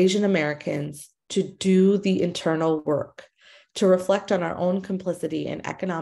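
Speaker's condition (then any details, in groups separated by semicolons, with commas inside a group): No condition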